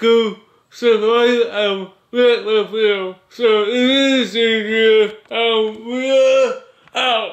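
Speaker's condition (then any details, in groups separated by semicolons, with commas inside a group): Cerebral palsy; body affected; speech disability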